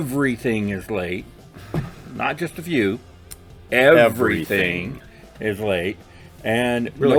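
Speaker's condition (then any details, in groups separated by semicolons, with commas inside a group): No condition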